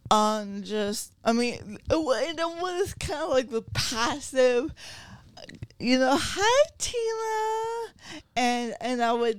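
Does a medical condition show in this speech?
Yes: cerebral palsy.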